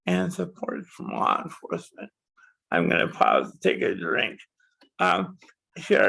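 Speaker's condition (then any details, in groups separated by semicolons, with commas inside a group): Cerebral palsy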